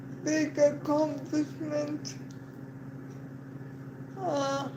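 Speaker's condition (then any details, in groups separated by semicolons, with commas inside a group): Cerebral palsy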